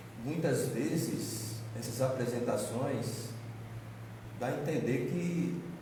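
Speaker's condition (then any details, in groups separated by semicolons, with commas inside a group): No condition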